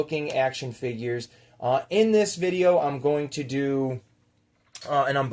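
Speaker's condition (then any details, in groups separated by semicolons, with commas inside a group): No condition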